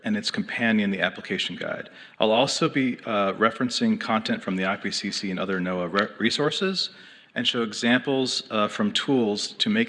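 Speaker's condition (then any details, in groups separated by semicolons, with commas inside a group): No condition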